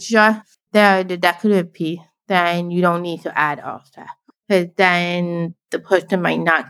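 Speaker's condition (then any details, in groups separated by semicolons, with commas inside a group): Deafblind, born deaf; hearing aid on right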